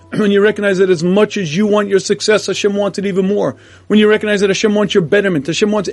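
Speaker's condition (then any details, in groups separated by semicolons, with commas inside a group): No condition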